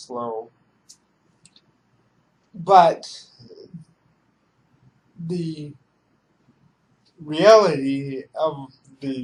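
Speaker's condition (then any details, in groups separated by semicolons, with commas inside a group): Cerebral palsy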